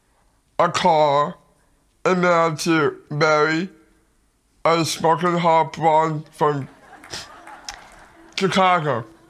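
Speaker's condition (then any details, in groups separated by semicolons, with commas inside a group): Down syndrome; congenital, two holes in heart, open heart surgery under 5 months, four major ear surgeries, small ear canals; about 20 years old, poor balance, slow reaction time, cannot eat or drink while riding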